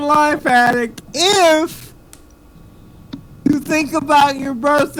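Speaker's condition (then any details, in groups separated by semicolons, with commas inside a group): Cerebral palsy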